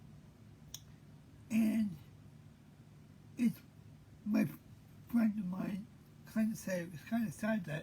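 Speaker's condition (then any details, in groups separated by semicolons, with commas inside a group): Cerebral palsy; present since birth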